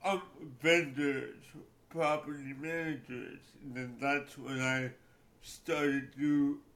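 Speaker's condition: Cerebral palsy; cerebral palsy since childhood

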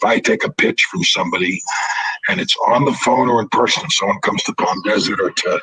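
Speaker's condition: Throat cancer, vocal cords removed; throat cancer from 1996, 63 surgeries under general plus about 100 in office; no voice for about five years after vocal cord removal, now partial voice

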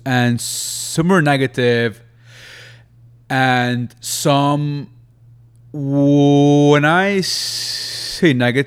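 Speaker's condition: Stutter; lifelong debilitating stutter, avoided speaking and people almost entirely; deep breath every few words, Darth Vader sound, gets stuck on words, equal stuttering across languages; repeated sounds, prolonged sounds

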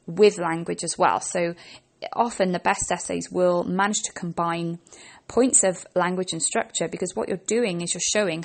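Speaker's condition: No condition

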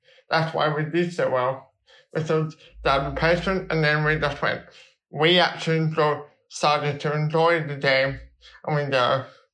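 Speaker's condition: Cerebral palsy

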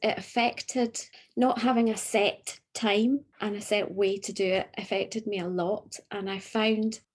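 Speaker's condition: No condition

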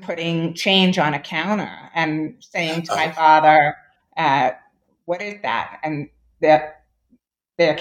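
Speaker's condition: Deafness; diagnosed as toddler

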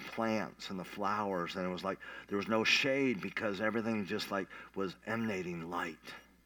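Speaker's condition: Cleft palate; once stopped breathing

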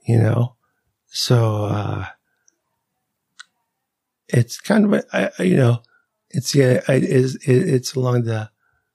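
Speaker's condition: ALS; weakness and fasciculations at onset

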